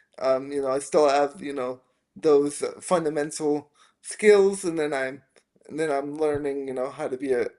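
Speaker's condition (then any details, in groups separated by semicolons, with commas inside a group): Spastic quadriplegic cerebral palsy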